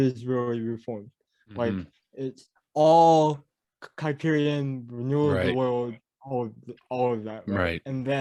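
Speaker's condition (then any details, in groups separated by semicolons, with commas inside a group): Cerebral palsy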